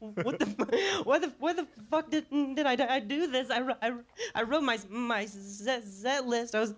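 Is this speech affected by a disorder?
Yes: stutter; paralyzed some nerves, slept on concussion, nerve damage; about two years since injury, former speech therapy stopped for poor progress, surgery available; not a social disorder, hardest when speaking fast or through intercom; here repeated sounds, repeated words.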